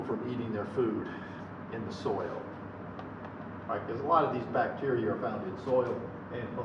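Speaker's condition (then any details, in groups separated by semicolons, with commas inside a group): No condition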